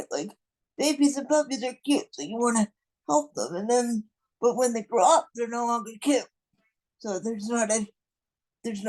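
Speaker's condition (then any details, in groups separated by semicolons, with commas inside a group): Cerebral palsy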